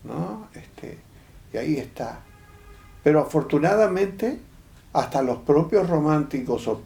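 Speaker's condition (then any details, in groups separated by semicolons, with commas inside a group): No condition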